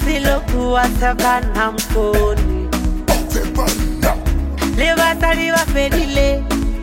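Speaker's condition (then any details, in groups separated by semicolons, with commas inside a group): No condition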